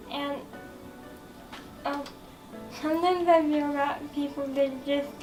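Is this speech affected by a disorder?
Yes: cerebral palsy; from birth.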